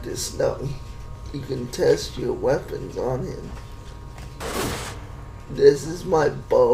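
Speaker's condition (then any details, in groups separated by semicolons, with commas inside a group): Cerebral palsy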